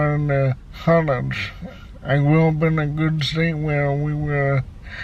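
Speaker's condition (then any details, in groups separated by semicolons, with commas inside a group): Cerebral palsy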